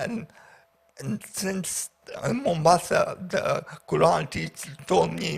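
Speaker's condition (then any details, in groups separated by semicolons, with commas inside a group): Paraplegia with essential tremor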